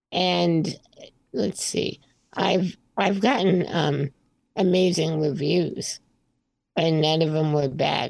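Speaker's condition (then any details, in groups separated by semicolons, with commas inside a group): Spinal muscular atrophy type 2; on oral breakthrough medication strengthening motor neurons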